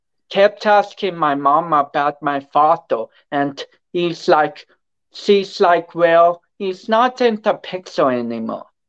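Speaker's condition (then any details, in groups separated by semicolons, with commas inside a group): Cerebral palsy; affects speech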